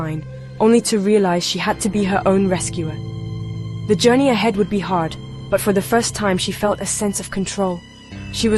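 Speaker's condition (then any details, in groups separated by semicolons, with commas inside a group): No condition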